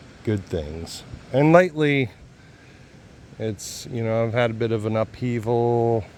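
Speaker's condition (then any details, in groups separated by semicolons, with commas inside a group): No condition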